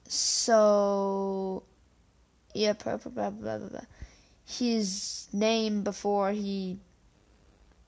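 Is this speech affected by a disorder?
Yes: stutter, mild; slight; warns listeners not to mistake it for device fault; here repeated sounds, prolonged sounds.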